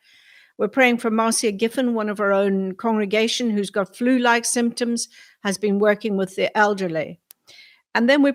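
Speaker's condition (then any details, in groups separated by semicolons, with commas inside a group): No condition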